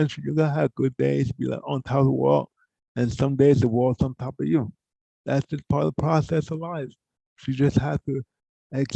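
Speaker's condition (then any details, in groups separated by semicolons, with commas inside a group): Cerebral palsy; from birth, poor hand use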